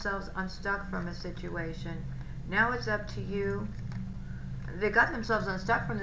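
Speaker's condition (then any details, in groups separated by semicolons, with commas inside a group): No condition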